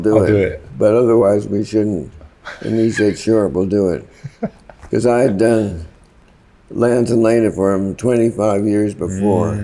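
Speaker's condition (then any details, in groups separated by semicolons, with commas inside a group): Parkinson's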